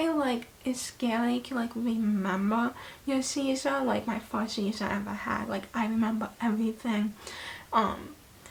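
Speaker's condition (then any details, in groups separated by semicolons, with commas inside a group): Hemiplegic cerebral palsy; very few words as preschooler, speech therapy from infancy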